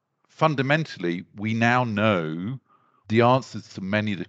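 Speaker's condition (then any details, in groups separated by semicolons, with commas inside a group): No condition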